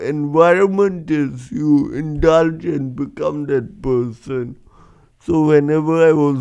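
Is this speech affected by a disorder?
Yes: cerebral palsy; congenital, breech vaginal birth instead of recommended c-section, head stuck 90 seconds, oxygen loss; age 25, walks, others ask if drunk, three years on Singapore cerebral palsy football team; could not speak properly as child, now speaks publicly as motivational speaker.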